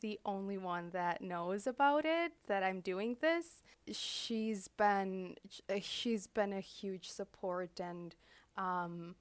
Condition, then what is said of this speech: Stuttering. I just know that when I am speaking in Spanish, it'll come out even more, I'll feel even more panicked.